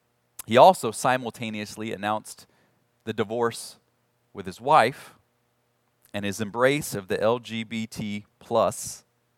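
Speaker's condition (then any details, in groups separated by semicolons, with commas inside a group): No condition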